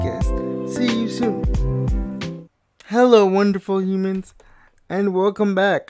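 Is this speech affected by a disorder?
Yes: cerebral palsy.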